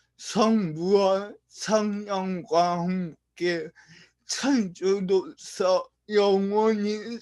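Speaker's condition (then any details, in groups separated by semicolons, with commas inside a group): Brain lesion disability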